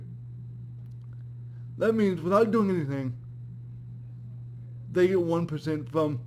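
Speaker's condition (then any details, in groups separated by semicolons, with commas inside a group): Cerebral palsy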